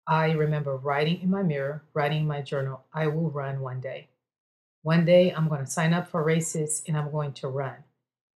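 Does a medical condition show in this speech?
No.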